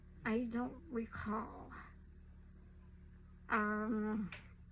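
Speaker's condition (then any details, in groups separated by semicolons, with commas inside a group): Werdnig-Hoffmann disease type 2; type 2 spinal muscular atrophy, since childhood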